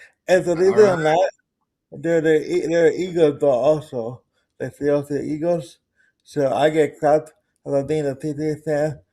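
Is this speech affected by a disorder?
Yes: cerebral palsy.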